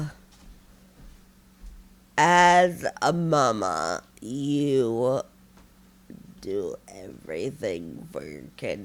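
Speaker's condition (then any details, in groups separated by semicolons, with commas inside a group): Friedreich ataxia, severe; progressive neuromuscular disease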